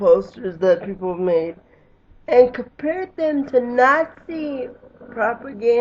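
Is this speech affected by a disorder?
Yes: cerebral palsy; lifelong, wheelchair user.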